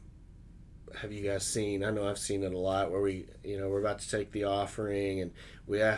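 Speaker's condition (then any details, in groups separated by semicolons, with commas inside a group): No condition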